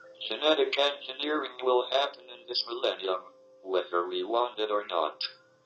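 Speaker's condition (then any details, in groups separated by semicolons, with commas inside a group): ALS, speech-generating device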